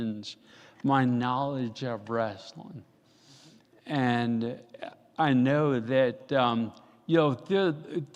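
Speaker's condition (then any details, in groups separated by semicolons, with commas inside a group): Ataxia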